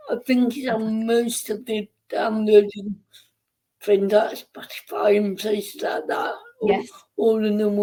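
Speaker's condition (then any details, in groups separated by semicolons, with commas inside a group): Cerebral palsy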